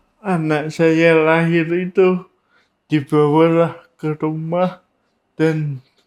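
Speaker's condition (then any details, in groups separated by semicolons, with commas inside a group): Cerebral palsy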